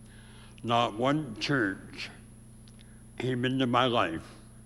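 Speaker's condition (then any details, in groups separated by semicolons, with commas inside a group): Severe speech impediment; about age 84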